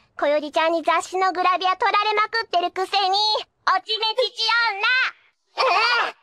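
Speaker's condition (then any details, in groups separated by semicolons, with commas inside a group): No condition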